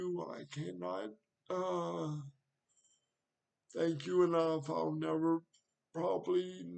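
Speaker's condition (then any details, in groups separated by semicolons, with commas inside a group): Cerebral palsy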